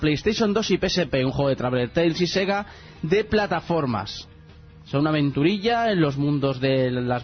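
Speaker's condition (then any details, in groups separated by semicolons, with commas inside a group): No condition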